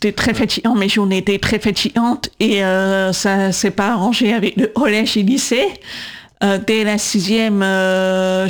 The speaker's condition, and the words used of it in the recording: Deafness. Du coup j'ai fait de l'orthophonie pendant 20 ans pour apprendre à parler, à maîtriser ma voix, à entendre,